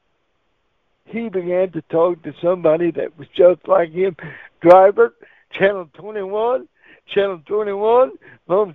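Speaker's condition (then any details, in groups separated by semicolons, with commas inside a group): Cerebral palsy; wheelchair user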